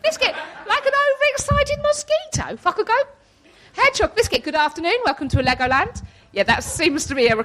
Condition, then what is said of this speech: Tourette syndrome. So several times a day my tics intensify and I completely lose control of my body and speech, which looks seizure-like and needs similar management.